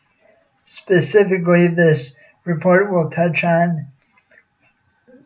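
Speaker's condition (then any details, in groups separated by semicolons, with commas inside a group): Cerebral palsy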